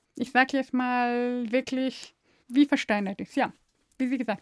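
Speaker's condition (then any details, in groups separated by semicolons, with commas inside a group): Deafness; deaf since birth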